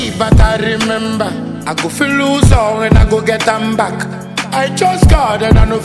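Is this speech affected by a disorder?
No.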